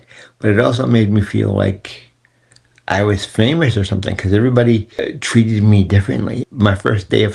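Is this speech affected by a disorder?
Yes: cerebral palsy; wheelchair user.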